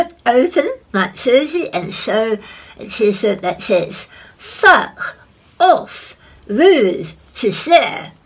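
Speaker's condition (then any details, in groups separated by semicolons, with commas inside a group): Head and neck cancer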